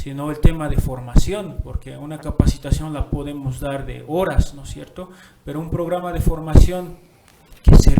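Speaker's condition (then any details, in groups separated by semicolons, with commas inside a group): No condition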